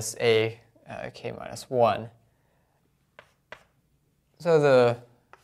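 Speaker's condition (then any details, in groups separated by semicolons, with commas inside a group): No condition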